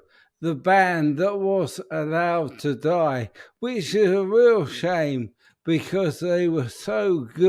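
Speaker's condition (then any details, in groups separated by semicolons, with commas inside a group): ALS; speech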